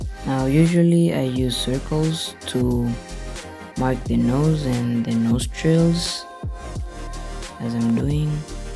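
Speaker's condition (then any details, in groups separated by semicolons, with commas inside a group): No condition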